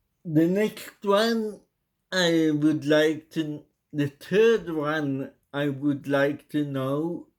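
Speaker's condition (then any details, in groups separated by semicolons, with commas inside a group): Cerebral palsy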